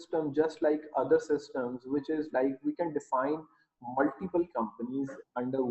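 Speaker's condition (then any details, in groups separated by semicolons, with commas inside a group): No condition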